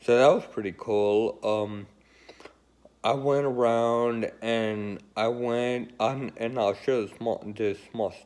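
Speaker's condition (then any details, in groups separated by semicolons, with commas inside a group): Friedreich's ataxia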